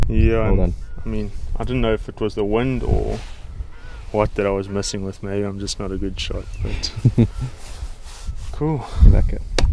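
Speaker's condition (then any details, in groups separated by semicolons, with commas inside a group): No condition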